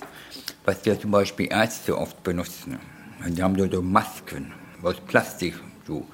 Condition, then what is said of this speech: Deafness. Jede Kommunikation lautsprachlich ist für mich sehr anstrengend, weil ich mich jedes Mal sehr konzentrieren muss.